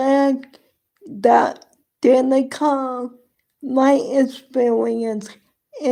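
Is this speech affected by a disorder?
Yes: cerebral palsy; present from birth.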